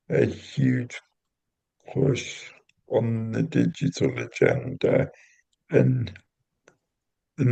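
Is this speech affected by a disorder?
Yes: cerebral palsy; intrathecal baclofen pump.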